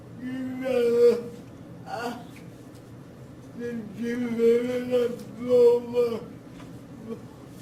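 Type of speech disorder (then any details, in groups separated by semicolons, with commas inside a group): Dysarthria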